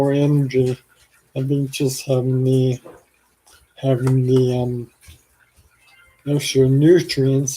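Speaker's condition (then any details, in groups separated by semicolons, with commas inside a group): ALS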